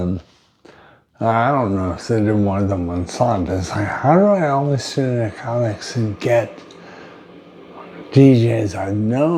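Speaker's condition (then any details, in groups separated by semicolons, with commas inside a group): Brain injury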